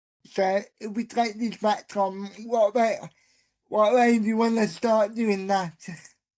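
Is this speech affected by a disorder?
Yes: cerebral palsy.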